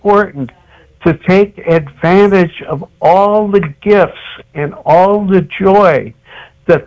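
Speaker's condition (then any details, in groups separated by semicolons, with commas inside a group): Cerebral palsy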